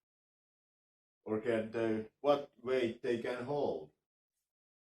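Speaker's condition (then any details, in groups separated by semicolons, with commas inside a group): No condition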